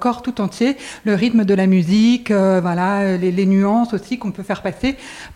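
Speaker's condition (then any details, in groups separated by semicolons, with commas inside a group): Acquired deafness, late-onset total hearing loss; lip-reads, learned unconsciously while losing hearing, no lip-reading courses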